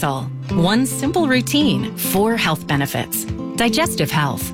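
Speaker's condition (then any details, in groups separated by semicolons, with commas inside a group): No condition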